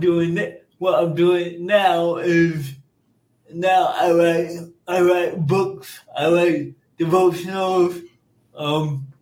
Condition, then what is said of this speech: Cerebral palsy. It means I have speech impairments.